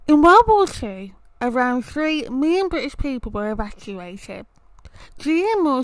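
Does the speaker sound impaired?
Yes: tongue cancer; oral cancer starting as tongue patch, spread to neck lymph nodes, HPV suspected trigger, late presentation; chemotherapy, no spread beyond lymph nodes, windpipe clear on x-ray.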